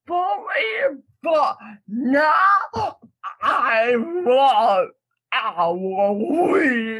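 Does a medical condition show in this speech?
Yes: cerebral palsy; present from birth; words may be hard to catch, written answers read aloud by Lily Cannon, also speaks in in-person interview.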